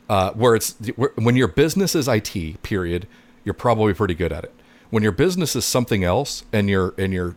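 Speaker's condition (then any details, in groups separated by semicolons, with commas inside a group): No condition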